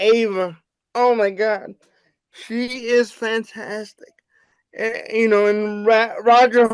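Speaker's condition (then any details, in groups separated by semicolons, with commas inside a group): Cerebral palsy; wheelchair user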